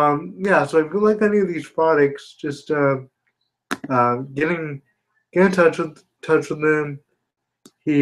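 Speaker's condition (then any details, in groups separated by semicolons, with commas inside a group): Spastic quadriplegia cerebral palsy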